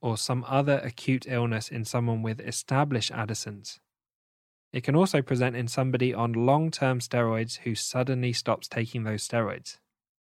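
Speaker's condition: No condition

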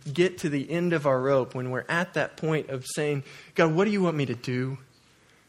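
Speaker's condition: No condition

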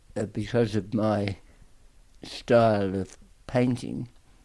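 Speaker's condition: Tongue cancer; aggressive tongue cancer

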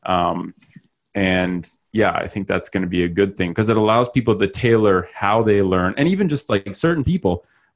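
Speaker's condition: No condition

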